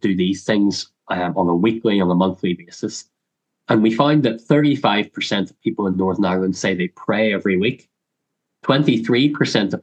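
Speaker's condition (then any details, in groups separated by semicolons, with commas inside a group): Cleft lip and palate; congenital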